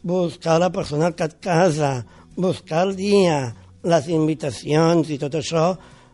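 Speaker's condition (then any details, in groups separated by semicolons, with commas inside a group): Down syndrome; congenital, born with it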